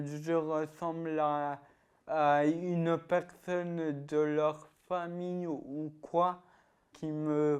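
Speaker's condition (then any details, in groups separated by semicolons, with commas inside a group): Ataxia-telangiectasia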